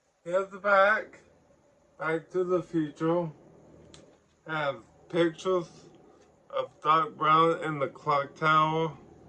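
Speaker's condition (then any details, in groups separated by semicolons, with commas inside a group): Ataxic cerebral palsy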